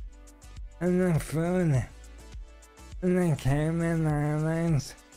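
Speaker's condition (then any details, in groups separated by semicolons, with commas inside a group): ALS; stem cell treatment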